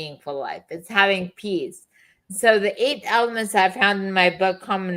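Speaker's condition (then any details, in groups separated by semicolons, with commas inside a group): Chronic lyme disease; multiple symptoms, body deteriorated; voice and speech unclear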